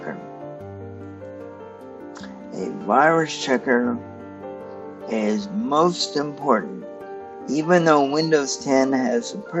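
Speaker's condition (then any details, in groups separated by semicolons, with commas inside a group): Cerebral palsy; stiff muscles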